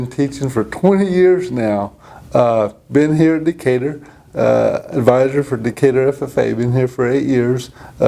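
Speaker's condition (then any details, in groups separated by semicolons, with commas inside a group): Cerebral palsy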